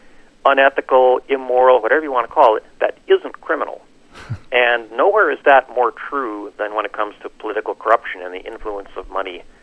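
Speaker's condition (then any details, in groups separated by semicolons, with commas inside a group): No condition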